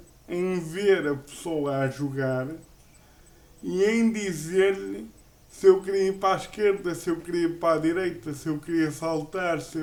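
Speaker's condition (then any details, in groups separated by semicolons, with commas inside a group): Cerebral palsy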